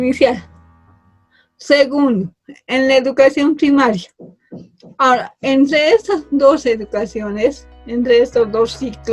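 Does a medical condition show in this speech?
Yes: cerebral palsy from birth.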